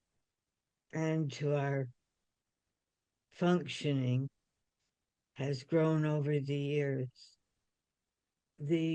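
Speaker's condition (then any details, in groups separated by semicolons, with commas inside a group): Parkinson's disease; young onset, deep brain stimulation surgery; benefits from deep brain stimulation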